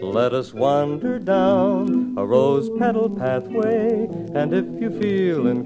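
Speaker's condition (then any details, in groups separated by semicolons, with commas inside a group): No condition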